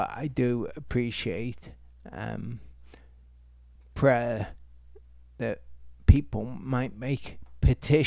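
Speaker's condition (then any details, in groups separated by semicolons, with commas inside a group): Multiple sclerosis; progressive form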